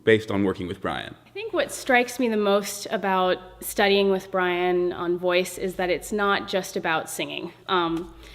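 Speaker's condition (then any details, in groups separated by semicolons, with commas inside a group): No condition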